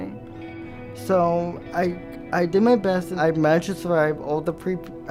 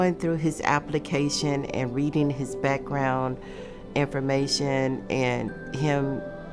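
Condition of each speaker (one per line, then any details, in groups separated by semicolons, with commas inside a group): Cerebral palsy; ankles and arms affected; diagnosed early childhood, not talking or walking; slight slur, speech therapy in childhood
No condition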